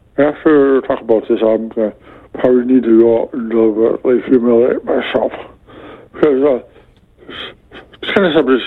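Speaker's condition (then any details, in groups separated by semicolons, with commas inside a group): Medication-induced speech impediment; speech impediment caused by Abilify; trying hard to make self understood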